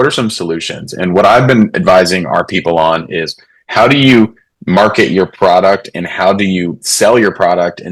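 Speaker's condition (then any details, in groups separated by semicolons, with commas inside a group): No condition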